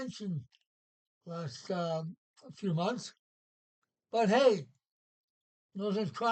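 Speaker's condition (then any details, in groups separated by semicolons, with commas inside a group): Parkinson's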